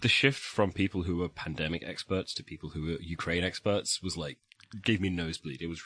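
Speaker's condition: No condition

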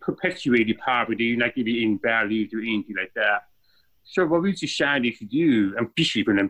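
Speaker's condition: Deafness, born deaf

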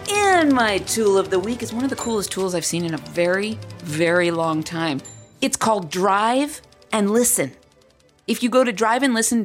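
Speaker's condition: No condition

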